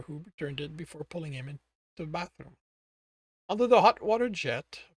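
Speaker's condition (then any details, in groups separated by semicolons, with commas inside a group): No condition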